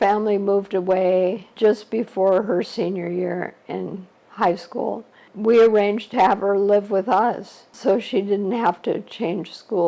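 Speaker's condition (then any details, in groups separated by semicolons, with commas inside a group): ALS; shortly after diagnosis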